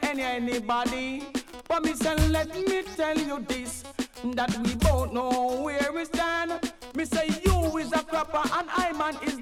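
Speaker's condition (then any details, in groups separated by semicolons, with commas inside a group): No condition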